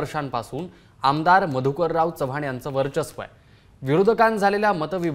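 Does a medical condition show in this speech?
No.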